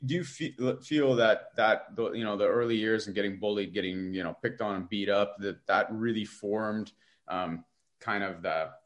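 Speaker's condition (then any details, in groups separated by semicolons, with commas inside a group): No condition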